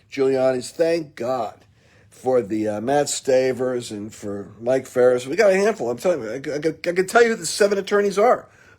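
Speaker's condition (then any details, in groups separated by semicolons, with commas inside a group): No condition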